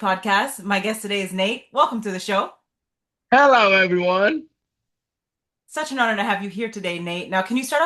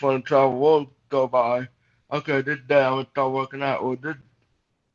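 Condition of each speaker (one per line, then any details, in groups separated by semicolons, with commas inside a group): No condition
Cerebral palsy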